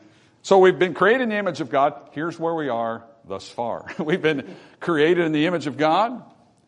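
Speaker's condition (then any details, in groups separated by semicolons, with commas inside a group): No condition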